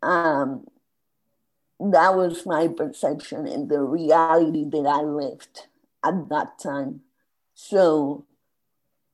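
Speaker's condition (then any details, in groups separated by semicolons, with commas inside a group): Spasmodic dysphonia; meditation and yoga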